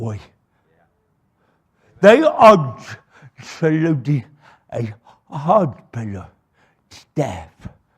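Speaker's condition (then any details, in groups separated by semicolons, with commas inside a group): Cerebral palsy; lifelong shaking; 18 years speech therapy, sounds mostly conquered, much improved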